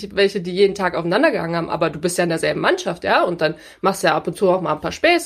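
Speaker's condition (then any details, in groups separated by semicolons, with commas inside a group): No condition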